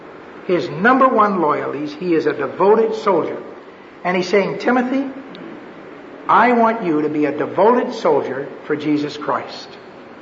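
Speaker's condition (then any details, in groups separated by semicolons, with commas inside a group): No condition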